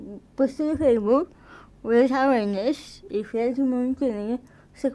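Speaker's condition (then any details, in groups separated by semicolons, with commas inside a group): Cerebral palsy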